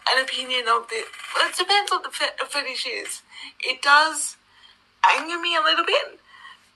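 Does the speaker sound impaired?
Yes: cerebral palsy; wheelchair user.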